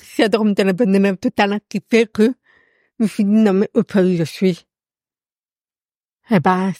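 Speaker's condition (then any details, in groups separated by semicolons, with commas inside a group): Profound deafness; noticeable to everyone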